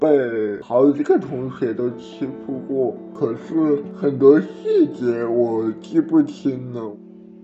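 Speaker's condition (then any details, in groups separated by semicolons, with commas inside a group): Cerebral palsy; earns a living with keyboard and mouse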